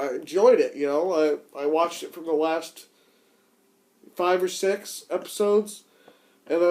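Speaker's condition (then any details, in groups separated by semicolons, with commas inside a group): No condition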